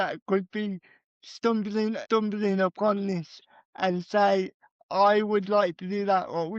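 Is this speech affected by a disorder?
Yes: cerebral palsy.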